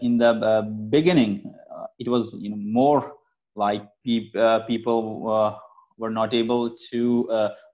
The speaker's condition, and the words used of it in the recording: Stuttering. The stage I'm here now, like I still have stammering, because once you are a stammerer, you are always a stammerer.